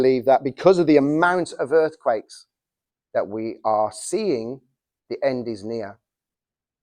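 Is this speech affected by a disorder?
No.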